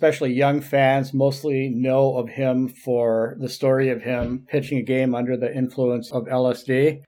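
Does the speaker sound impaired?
No.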